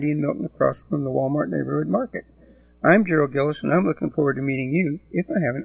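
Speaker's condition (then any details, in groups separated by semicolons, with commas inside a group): No condition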